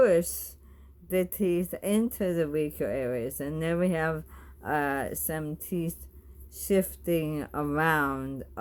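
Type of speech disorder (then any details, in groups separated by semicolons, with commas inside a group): Bulbar dysarthria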